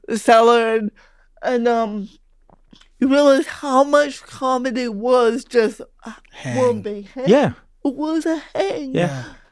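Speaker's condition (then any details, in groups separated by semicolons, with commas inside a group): Cerebral palsy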